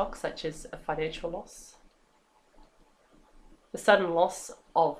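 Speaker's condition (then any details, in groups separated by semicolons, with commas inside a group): No condition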